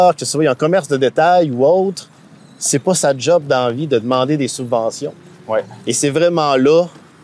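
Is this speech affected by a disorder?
No.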